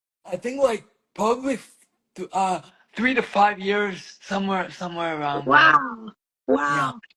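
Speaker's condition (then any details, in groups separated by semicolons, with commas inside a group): Cerebral palsy; spastic diplegia, all limbs, legs worse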